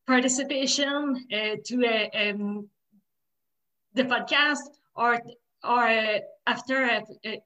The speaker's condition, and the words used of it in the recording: Stuttering. You know, like when I when I talk, I am not able to do properly another task